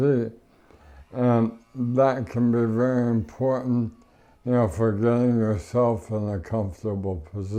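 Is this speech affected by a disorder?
Yes: ALS; no tracheostomy, power wheelchair.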